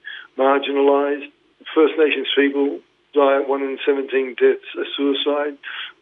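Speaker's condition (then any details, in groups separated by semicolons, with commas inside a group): Parkinson's; diagnosed 2019, led to retirement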